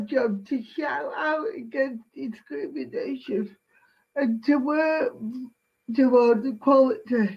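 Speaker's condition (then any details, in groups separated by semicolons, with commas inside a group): Cerebral palsy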